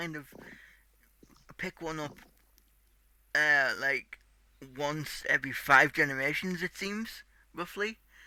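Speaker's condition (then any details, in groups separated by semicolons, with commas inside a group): Cerebral palsy; tight muscles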